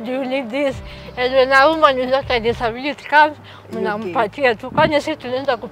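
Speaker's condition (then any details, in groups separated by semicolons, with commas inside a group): Cerebral palsy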